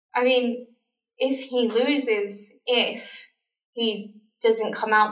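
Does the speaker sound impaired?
Yes: stutter, mild; slight stutter by own account, apologized for butchering a player's name pronunciation; here repeated sounds, prolonged sounds.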